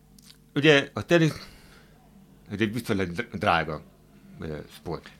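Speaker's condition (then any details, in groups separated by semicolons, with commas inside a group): Hearing impairment; hard of hearing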